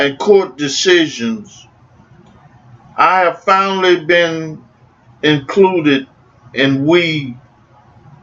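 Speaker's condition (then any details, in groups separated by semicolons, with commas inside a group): No condition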